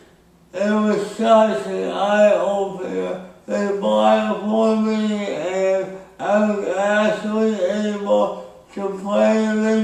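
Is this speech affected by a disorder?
Yes: speech impairment after birth surgery.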